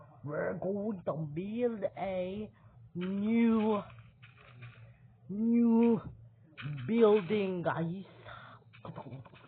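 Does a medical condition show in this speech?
No.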